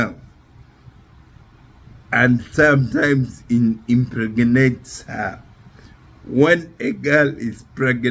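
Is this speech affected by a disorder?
Yes: neurological disease.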